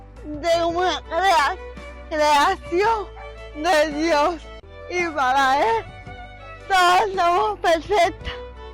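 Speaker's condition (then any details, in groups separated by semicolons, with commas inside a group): Cerebral palsy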